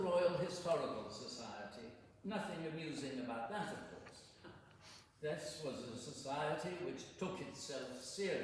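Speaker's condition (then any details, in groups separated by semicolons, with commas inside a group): No condition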